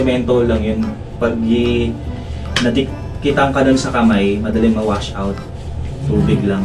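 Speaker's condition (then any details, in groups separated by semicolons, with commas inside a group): No condition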